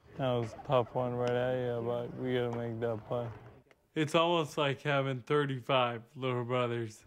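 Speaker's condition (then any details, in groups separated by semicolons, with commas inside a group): ALS; feeding tube, speaks through an aid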